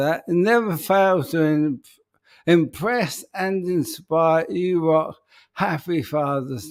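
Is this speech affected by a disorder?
Yes: ALS; speech.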